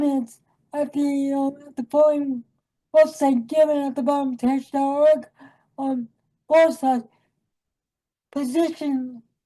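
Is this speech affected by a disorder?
Yes: cerebral palsy; from birth.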